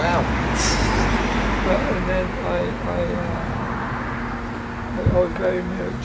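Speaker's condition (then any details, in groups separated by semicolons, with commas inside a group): Motor neurone disease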